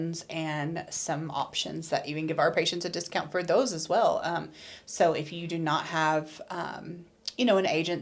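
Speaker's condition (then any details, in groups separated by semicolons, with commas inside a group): No condition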